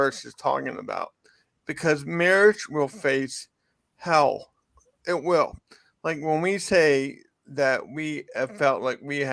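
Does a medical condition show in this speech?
Yes: cerebral palsy; from birth.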